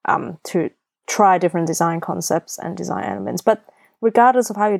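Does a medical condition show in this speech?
No.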